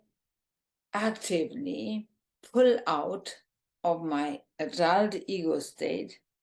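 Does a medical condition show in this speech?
Yes: ALS, bulbar form, bulbar onset.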